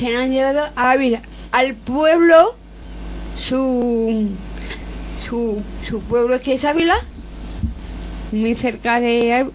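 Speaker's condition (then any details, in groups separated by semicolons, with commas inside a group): Down syndrome; reads news item aloud on live radio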